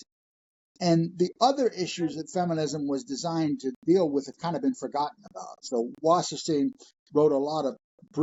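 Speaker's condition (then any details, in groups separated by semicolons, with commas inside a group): No condition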